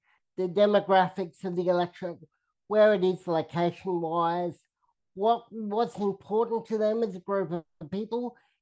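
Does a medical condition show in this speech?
Yes: cerebral palsy; spastic quadriplegia, diagnosed at eight months old.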